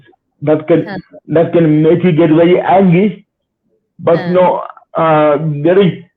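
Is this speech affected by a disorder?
Yes: cerebral palsy; spastic type.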